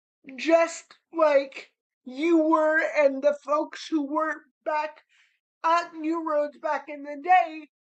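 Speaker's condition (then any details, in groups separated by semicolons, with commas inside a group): Cerebral palsy; spastic cerebral palsy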